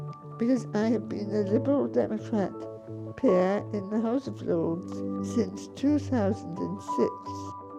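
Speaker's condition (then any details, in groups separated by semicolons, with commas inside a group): Pompe disease, late onset; breathing weakened, stopped singing, talking very tiring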